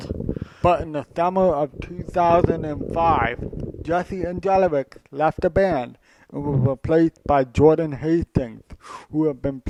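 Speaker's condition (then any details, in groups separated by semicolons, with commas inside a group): Cerebral palsy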